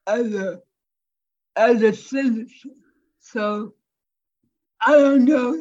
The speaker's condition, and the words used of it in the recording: Cerebral palsy. I go somewhere like to the restaurant, and they hear my voice, and I automatically ask my honey, what do I want to eat?